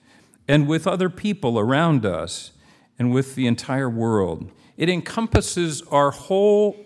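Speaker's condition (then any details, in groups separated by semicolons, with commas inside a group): No condition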